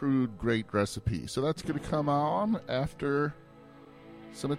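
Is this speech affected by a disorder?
No.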